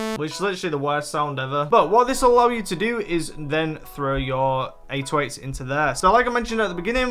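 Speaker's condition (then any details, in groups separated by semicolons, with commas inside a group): No condition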